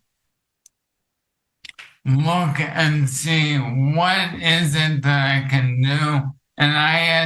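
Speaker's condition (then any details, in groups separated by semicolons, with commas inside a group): ALS; hard to talk long, speech unclear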